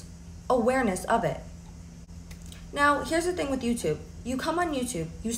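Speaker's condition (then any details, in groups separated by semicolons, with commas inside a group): No condition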